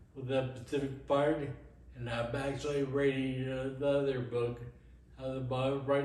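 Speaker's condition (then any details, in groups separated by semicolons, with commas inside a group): Friedreich's ataxia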